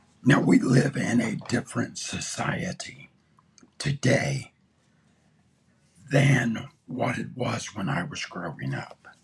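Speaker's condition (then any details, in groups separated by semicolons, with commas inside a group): Throat cancer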